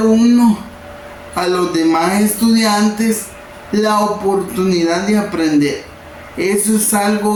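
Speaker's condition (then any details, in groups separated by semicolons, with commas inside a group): Cerebral palsy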